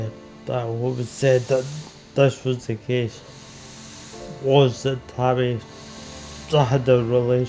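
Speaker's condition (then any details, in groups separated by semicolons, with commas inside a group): Motor neurone disease; tracheostomy after breathing deterioration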